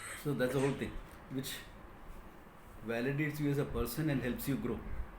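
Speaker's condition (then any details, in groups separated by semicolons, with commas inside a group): No condition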